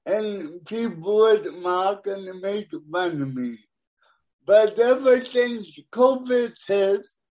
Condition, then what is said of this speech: Cerebral palsy. They all, like, none of them get your speech pattern right ever.